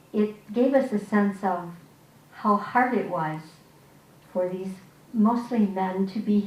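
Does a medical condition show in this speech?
No.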